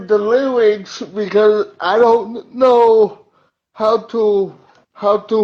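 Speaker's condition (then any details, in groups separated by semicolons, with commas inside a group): Cerebral palsy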